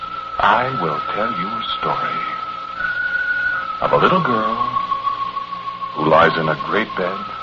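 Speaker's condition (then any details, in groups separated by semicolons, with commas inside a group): No condition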